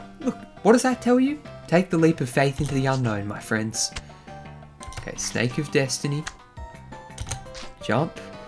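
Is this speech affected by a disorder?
No.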